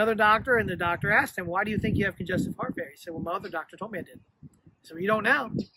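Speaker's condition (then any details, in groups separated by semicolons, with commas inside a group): No condition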